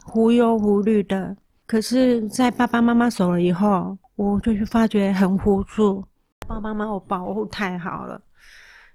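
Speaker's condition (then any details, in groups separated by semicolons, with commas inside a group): Moderate-to-severe hearing loss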